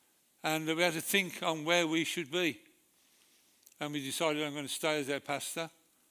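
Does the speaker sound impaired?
Yes: Parkinson's disease; new tablets from new consultant in Nottingham after over a year undertreated.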